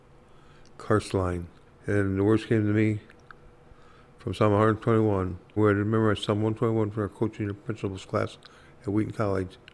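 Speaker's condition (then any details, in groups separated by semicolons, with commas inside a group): Parkinson's disease; hard time walking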